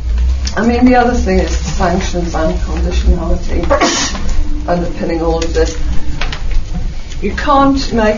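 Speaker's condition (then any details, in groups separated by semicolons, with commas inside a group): No condition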